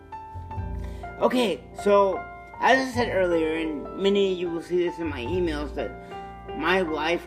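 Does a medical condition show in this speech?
Yes: cerebral palsy; lifelong, non-progressive, daily wheelchair use; 32 years with condition.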